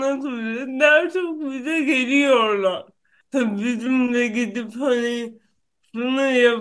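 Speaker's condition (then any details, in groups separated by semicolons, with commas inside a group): Cerebral palsy; neurological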